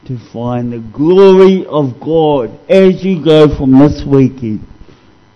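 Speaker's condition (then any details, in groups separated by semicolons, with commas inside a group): Cerebral palsy; discovered at age 2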